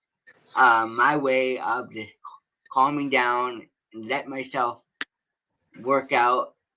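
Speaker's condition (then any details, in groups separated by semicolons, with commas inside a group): Cerebral palsy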